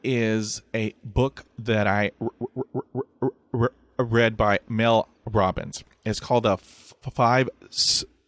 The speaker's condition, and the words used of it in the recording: Stuttering. I carry it everywhere just in case, you know, nothing comes out, because it's random, Matt.